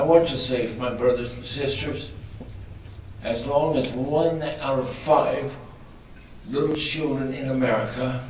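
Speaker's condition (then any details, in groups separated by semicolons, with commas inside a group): ALS; extremely weak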